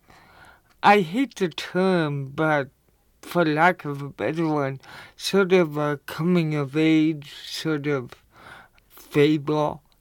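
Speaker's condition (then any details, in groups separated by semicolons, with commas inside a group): Cerebral palsy; limited coordination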